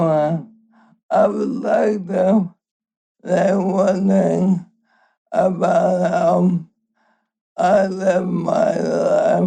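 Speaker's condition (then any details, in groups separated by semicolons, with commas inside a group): ALS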